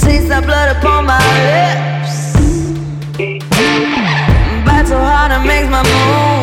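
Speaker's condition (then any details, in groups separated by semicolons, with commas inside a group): No condition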